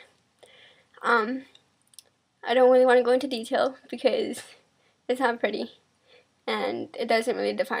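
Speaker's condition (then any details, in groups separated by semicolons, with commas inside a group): Cerebral palsy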